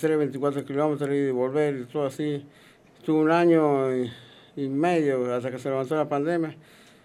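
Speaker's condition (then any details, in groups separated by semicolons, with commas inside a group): Parkinson's disease; long-distance cycling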